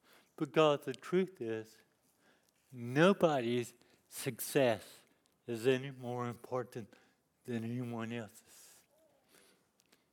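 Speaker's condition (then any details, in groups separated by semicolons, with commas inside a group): Cerebral palsy; lifelong disability since youth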